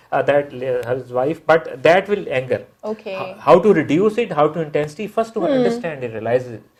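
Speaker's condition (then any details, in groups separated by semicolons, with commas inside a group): No condition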